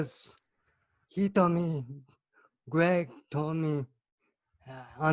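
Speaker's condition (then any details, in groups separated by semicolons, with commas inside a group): Cerebral palsy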